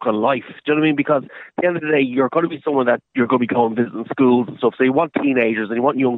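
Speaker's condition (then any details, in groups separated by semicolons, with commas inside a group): No condition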